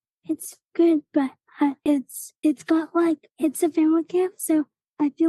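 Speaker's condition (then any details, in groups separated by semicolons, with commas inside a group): Cerebral palsy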